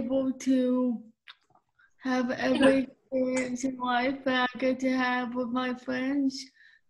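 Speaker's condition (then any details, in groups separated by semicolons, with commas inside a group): Cerebral palsy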